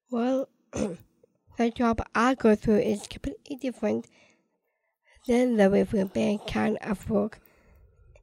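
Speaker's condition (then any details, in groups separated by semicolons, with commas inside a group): Down syndrome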